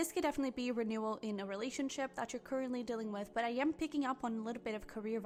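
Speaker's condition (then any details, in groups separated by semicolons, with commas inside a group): No condition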